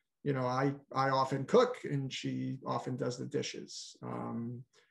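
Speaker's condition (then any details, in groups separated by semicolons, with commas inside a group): No condition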